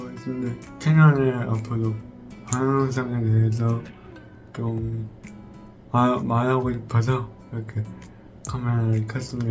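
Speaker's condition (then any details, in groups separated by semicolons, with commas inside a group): Brain lesion disability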